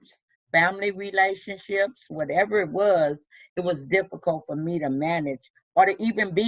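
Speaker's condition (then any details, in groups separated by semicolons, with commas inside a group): No condition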